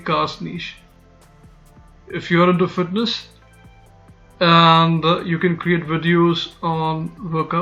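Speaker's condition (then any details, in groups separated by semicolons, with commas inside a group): No condition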